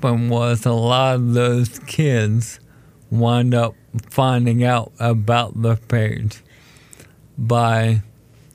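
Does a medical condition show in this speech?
Yes: ALS; diagnosed almost 4 years ago, told condition is terminal.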